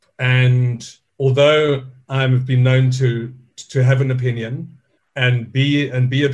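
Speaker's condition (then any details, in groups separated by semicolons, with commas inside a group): Stuttering; stutter since childhood, still present in adulthood; speaks to stage audiences, joke about impediment built into stage dialogue with Alan; childhood word avoidance, ordered food could say, fear of speaking, piano as wordless expression; repeated sounds, prolonged sounds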